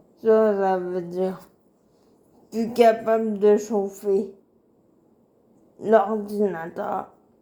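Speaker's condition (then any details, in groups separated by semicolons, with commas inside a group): Cerebral palsy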